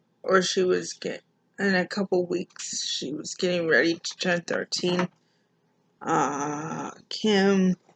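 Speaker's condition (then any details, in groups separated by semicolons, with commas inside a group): Mild cerebral palsy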